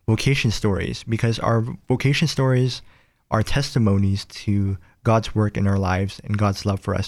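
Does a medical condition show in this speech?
Yes: cleft palate; nose and lip.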